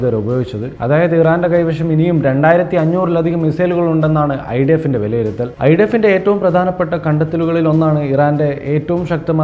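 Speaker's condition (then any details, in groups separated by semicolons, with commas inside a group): No condition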